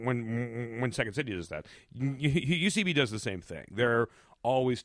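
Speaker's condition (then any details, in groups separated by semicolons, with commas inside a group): Stuttering; speech impediment; could not say the name Allende, stuck on the word; repeated words, prolonged sounds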